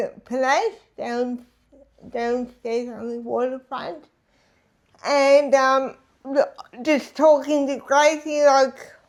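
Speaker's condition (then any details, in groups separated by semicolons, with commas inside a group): Disability affecting speech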